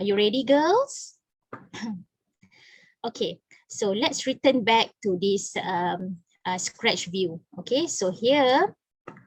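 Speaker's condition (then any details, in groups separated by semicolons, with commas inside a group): No condition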